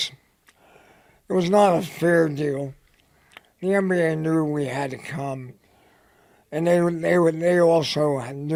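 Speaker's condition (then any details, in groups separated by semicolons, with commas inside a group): Head and neck cancer; dry throat, dry mouth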